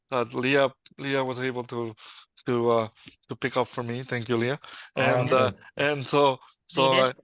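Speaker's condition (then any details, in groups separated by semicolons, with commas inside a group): No condition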